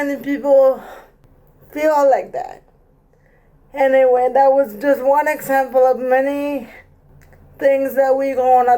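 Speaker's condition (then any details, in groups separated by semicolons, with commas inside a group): Cerebral palsy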